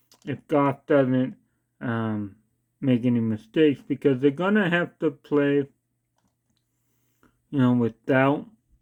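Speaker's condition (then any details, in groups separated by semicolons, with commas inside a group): Cerebral palsy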